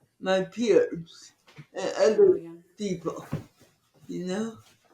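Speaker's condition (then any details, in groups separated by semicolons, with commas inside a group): Cerebral palsy; from birth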